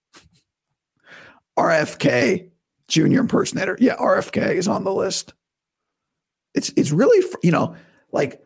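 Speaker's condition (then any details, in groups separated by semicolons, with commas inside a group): Vocal cord surgery recovery; best in two weeks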